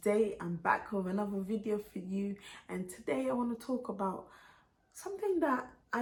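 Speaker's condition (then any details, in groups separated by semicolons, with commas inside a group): No condition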